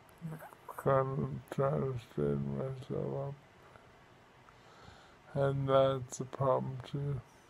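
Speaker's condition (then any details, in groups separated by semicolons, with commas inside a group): Multiple sclerosis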